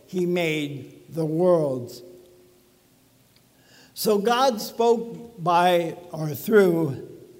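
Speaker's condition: ALS; diagnosed, brace on foot; wearing foot brace for first time, may stumble and fall; talking a little bit funny

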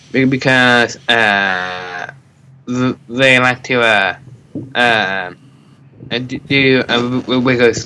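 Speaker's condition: Down syndrome

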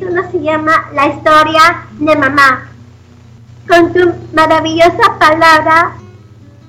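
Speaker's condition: Down syndrome; answers interview questions in full sentences

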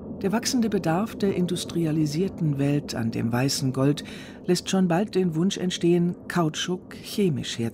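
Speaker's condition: No condition

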